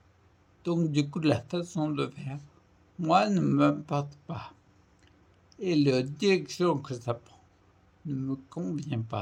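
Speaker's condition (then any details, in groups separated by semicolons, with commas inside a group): Primary progressive multiple sclerosis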